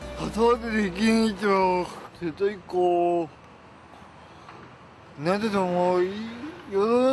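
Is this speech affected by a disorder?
Yes: grade 1 brain lesion disability, severe; grade 1 brain lesion, joints cannot move freely; grade 1, dresses independently, slow movements.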